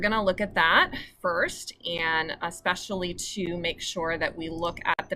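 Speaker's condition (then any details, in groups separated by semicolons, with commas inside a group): No condition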